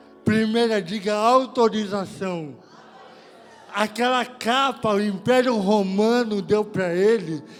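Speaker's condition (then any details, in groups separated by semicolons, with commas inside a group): Cerebral palsy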